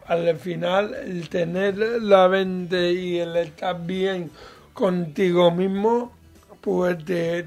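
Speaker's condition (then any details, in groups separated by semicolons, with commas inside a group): Cerebral palsy; mild, lesser degree of disability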